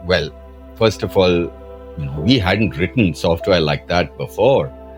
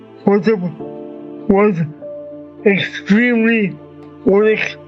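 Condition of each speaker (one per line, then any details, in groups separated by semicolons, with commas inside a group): No condition
Cerebral palsy; slow to speak, speech improves with continued talking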